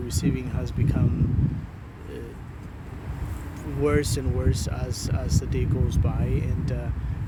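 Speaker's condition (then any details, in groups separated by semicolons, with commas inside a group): No condition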